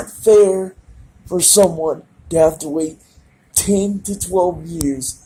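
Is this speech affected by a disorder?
Yes: cerebral palsy; present since birth.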